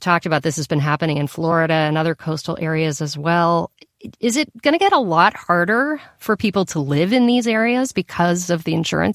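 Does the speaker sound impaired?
No.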